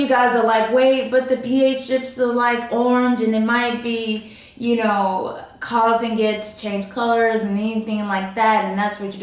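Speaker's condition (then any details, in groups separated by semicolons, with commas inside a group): No condition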